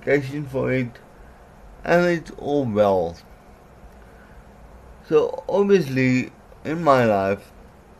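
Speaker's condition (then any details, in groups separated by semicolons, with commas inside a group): Cerebral palsy; writing difficult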